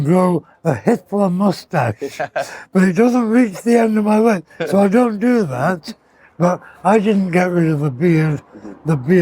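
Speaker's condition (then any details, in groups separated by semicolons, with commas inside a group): Partial glossectomy for tongue cancer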